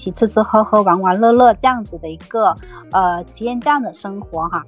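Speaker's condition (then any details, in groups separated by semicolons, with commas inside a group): No condition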